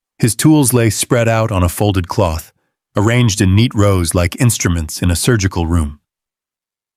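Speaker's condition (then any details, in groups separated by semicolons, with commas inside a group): No condition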